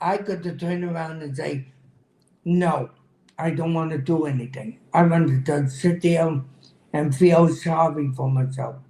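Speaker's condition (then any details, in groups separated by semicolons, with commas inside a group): Cerebral palsy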